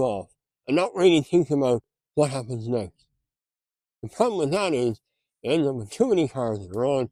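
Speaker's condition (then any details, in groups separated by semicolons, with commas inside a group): Mouth cancer surgery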